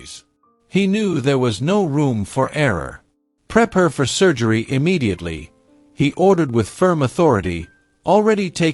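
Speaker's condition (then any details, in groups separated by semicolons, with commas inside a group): No condition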